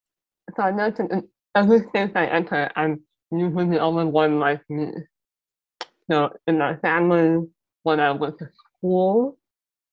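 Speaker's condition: Muscular dystrophy; power wheelchair user

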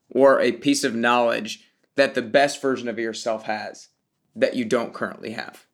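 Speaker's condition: No condition

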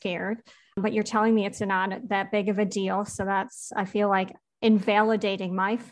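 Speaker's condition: Cleft palate; hearing retained, predicted deafness by around age two did not occur

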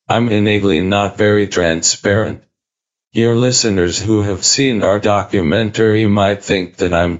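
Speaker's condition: ALS, speech-generating device; cannot speak

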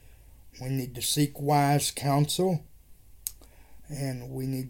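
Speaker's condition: Cerebral palsy; wheelchair user

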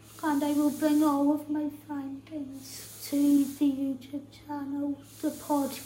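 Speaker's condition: Tracheostomy and ventilator dependent

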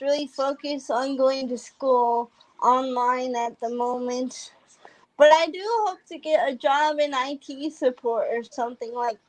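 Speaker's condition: Cerebral palsy; congenital, drives electric wheelchair

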